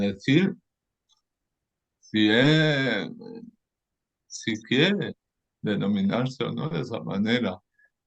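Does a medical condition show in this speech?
Yes: cerebral palsy.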